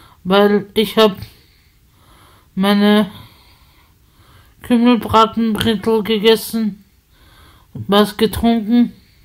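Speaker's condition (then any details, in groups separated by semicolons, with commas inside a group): Spasticity from birth; multiple sclerosis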